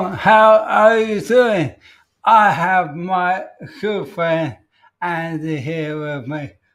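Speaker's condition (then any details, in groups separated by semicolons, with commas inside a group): ALS; voice may sound peculiar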